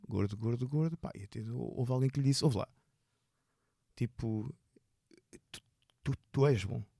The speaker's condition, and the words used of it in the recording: Stuttering. Não num ambiente igual a este, que isto não é a minha maneira normal de estar a falar.